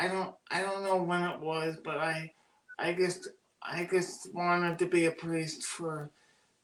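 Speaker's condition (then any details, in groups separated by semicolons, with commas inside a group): Cerebral palsy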